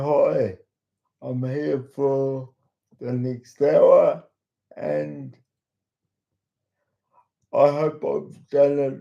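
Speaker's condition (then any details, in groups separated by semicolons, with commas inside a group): Cerebral palsy; talks slowly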